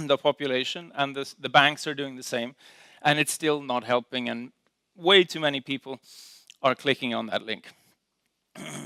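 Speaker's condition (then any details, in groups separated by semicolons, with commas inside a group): No condition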